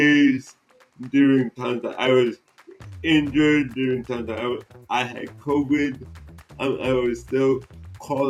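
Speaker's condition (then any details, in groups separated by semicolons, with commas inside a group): Cerebral palsy; present from birth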